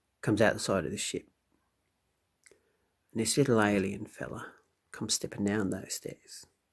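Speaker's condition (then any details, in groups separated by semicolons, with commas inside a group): No condition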